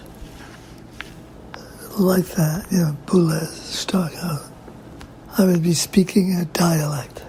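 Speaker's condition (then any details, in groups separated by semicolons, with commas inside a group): Parkinson's disease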